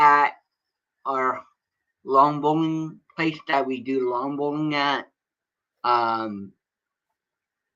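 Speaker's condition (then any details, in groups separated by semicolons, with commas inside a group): Cerebral palsy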